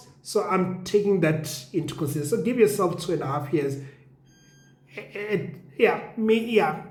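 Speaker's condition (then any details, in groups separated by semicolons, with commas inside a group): No condition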